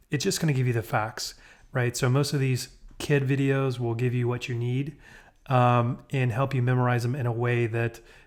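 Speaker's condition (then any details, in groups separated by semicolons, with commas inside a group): No condition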